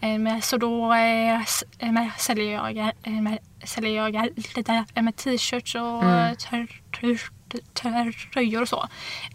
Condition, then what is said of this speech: Stuttering. Eller så här, för minas stamning kan inte jag kontrollera eller påverka alls liksom.